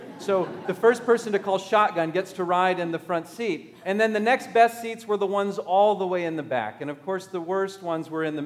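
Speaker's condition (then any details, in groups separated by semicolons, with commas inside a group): No condition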